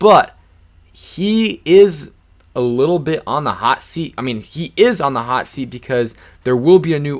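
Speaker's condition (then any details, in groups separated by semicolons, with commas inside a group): No condition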